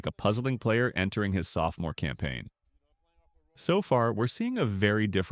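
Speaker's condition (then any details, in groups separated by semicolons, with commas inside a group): No condition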